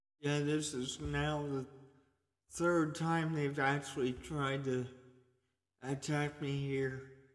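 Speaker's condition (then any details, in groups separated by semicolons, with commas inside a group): Cerebral palsy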